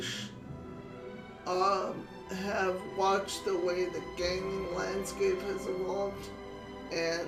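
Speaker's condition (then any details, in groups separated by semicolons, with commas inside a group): Cerebral palsy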